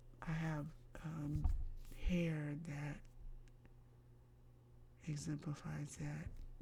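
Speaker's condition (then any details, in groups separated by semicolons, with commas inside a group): Myasthenia gravis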